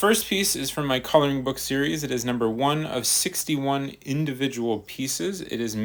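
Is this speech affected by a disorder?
No.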